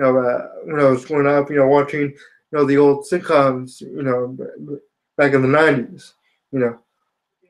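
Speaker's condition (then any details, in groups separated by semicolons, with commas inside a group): Spastic quadriplegia cerebral palsy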